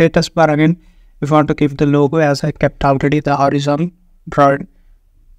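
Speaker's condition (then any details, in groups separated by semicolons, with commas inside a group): No condition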